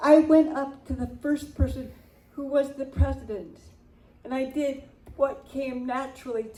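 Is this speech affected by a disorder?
Yes: cerebral palsy.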